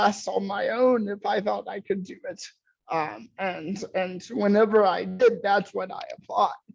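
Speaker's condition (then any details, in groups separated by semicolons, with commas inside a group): Cerebral palsy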